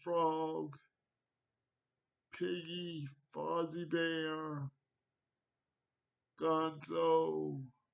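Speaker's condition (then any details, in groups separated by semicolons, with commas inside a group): Cerebral palsy; wheelchair, needs transfer help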